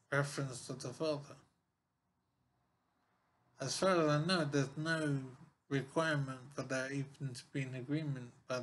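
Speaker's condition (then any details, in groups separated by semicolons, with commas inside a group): Brain injury; severe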